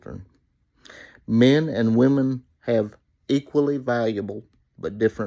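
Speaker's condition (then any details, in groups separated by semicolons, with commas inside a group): Cerebral palsy; reports speaking clearly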